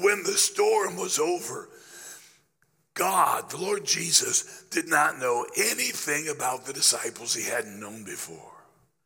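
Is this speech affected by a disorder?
Yes: laryngeal cancer after radiation; growth on voice box, treated with radiation and chemotherapy, voice box not removed; started preaching in a whisper, voice gaining strength, still affected, apologizes for listener discomfort.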